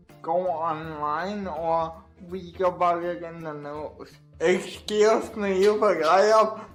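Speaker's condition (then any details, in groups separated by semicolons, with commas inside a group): Cerebral palsy; wheelchair, assistive technology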